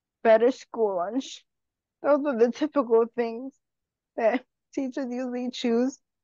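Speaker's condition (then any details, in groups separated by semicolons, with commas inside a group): Cerebral palsy; wheelchair user; about 29 years since diagnosis, uses wheelchair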